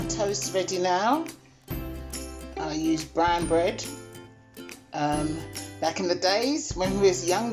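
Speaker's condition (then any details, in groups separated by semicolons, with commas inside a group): No condition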